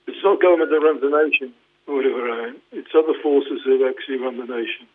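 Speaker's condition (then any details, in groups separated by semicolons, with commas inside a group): Parkinson's; diagnosed 2019, led to retirement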